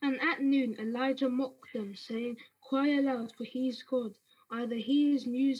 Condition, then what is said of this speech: None; typical speech.